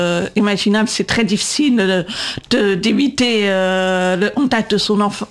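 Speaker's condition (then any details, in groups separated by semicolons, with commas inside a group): Congenital deafness, profound, from congenital CMV, severe; atypical voice, speech recognition struggles to understand, 20 years speech therapy, LPC coder in class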